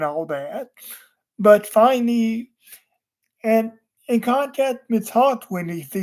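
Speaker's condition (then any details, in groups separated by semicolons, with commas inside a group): Cerebral palsy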